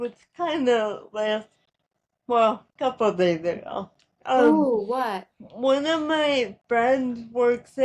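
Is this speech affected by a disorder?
Yes: cerebral palsy.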